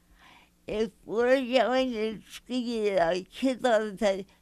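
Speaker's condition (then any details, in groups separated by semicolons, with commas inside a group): Mild cerebral palsy; mild cerebral palsy affecting speech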